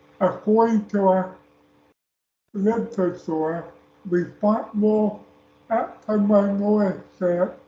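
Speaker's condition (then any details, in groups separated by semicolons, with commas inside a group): Speech impairment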